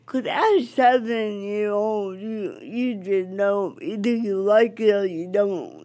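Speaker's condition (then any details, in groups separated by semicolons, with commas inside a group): Cerebral palsy; cerebral palsy from oxygen deprivation at birth, affects speech, movement, balance, wheelchair, earlier physical therapy, walker; jokingly called a god-given accent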